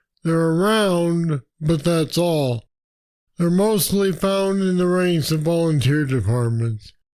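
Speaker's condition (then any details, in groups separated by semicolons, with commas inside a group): Parkinson's disease; deep brain stimulators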